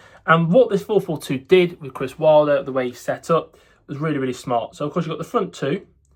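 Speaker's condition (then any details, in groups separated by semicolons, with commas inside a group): No condition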